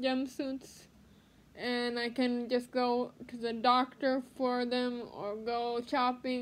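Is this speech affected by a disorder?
Yes: cerebral palsy; spasticity, baclofen pump.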